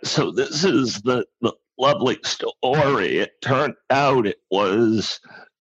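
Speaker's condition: Spasmodic dysphonia; no known cause

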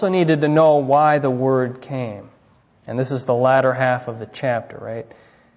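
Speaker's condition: No condition

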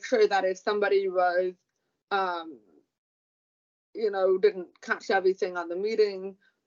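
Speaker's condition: Profound deafness; profound deafness since age two from meningitis, about 90% hearing lost, vestibular loss, relearned walking; communicates with speech and lip reading, masked speakers add difficulty; relearned speaking and lip reading after childhood deafness

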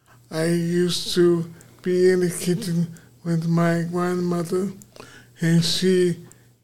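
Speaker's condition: Aphasia; speech strengthened through recovery, now speaking on podcast

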